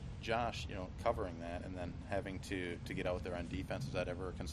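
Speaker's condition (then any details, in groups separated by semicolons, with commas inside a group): No condition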